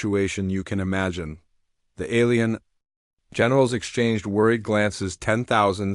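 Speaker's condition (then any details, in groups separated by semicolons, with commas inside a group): No condition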